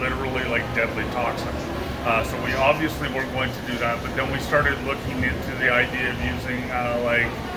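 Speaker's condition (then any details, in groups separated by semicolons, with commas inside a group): No condition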